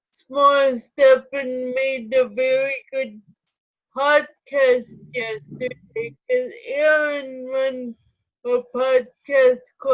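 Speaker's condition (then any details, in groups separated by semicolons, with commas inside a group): Cerebral palsy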